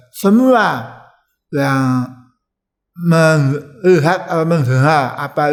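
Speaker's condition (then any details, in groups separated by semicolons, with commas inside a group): Tongue cancer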